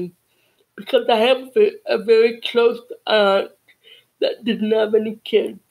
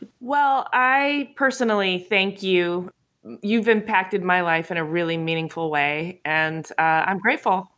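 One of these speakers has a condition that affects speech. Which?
The first: cerebral palsy; from birth, deaf in both ears; childhood speech therapy, lip reading training to improve speech.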